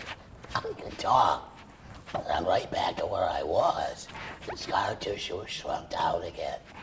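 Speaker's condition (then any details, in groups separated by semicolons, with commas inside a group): Laryngectomy for laryngeal cancer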